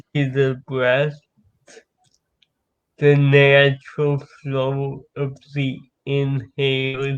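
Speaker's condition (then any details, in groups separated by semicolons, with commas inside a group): Cerebral palsy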